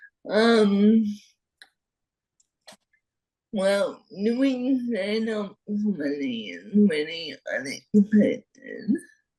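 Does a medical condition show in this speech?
Yes: Friedreich's ataxia.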